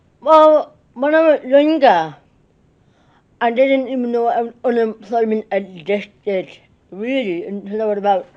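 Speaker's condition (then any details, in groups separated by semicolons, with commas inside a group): Cerebral palsy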